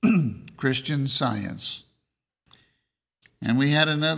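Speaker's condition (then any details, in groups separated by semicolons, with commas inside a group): No condition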